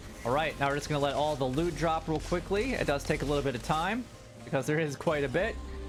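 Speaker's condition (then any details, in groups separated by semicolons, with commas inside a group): No condition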